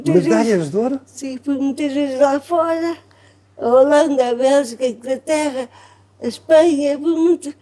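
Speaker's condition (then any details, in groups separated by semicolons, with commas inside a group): Cerebral palsy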